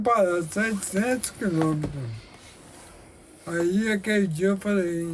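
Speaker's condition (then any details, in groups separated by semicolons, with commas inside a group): Amyotrophic lateral sclerosis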